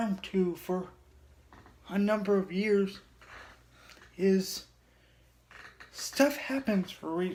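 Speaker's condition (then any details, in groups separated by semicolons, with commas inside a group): Cerebral palsy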